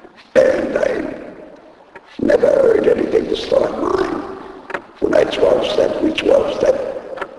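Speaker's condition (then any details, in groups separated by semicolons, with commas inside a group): Laryngectomy; device placed in throat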